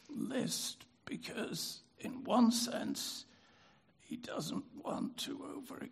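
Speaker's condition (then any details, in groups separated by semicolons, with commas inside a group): Spasmodic dysphonia; spastic dysphonia, spasmodic dystonia subtype, ENT exam with nasal camera, cause unknown, no known cure; about 40 years since onset, voice therapist recommended by audiologist Joanne Tyson, teaching style changed; catch in voice, lost resonance, speaking hard, easier with use but tires, lost three-octave singing range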